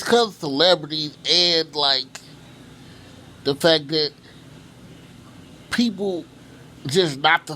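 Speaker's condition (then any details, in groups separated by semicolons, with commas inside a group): Cerebral palsy; from birth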